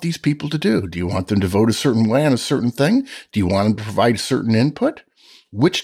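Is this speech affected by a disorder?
No.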